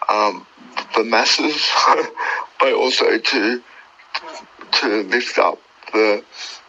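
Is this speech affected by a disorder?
Yes: cerebral palsy; from birth, born two months premature, died twice at birth, brain damage; wheelchair user, much difficulty with motor function.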